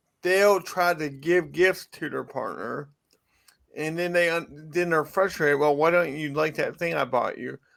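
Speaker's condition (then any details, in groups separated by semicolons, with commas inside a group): Cerebral palsy; from birth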